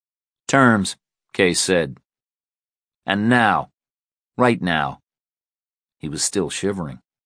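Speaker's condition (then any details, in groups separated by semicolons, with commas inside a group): No condition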